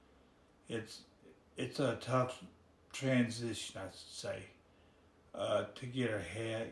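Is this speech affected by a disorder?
Yes: ALS, severe.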